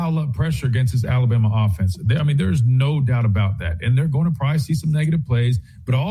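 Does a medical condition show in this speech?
No.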